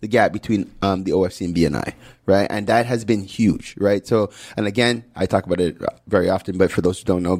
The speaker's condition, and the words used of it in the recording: None; typical speech.